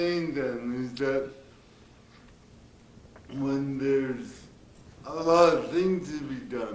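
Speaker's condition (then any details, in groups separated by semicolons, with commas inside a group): Cerebral palsy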